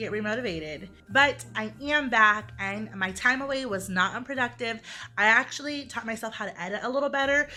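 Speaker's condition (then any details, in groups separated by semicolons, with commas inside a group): No condition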